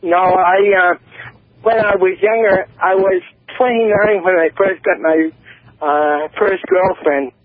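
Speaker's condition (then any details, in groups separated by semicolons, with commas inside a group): Cerebral palsy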